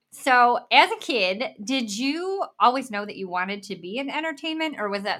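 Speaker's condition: Bilateral cleft lip and palate; congenital

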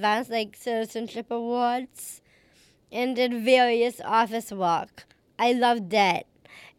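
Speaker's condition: Down syndrome; age 31

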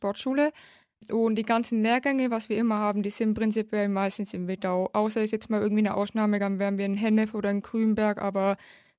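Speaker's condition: Hard of hearing since birth, congenital, cochlear implant, severe; rain problematic

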